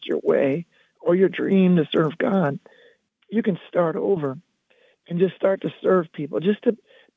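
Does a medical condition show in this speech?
Yes: loss of singing voice; lost singing voice around 2006-2007 after about 16-17 years as band vocalist, can still speak; speaking voice retained.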